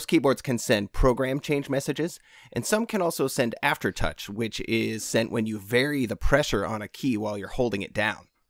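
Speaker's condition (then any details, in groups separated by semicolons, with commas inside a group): No condition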